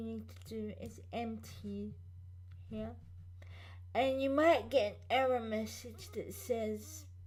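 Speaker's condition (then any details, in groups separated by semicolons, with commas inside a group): Cerebral palsy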